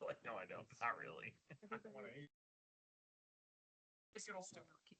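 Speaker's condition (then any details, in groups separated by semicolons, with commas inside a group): No condition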